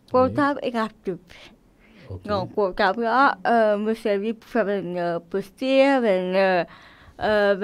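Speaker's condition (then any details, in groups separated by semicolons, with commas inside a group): Cerebral palsy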